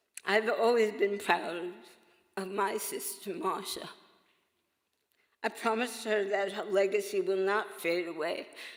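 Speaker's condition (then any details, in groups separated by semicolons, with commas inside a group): Oral cancer survivor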